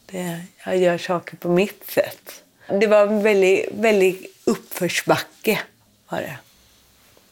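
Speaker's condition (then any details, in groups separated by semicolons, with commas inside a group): Cerebral palsy; born without heartbeat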